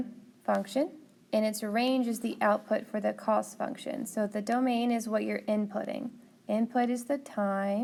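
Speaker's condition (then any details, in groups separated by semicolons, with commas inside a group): No condition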